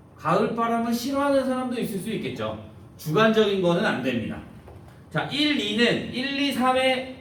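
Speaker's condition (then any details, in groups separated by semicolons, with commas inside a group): No condition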